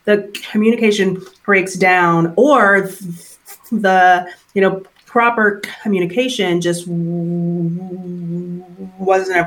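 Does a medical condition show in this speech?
Yes: stuttering; stuttering since around age 3 or 4; still stutters at times, apprehension about speaking fluently; stutters sometimes, at times avoids speaking situations, anxiety about fluent understandable speech; here prolonged sounds, blocks.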